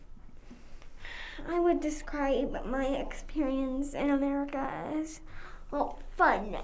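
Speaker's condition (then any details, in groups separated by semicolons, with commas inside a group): Cerebral palsy; Botox then SDR by Dr. Parks for spasms, physio intensive with Beck at 4, poor fine motor; legs affected, cannot walk without support, mainly uses walker, wheelchair use reduced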